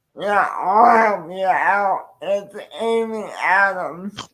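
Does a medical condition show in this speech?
Yes: cerebral palsy.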